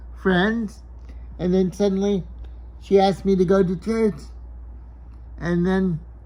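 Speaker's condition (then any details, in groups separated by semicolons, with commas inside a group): Cerebral palsy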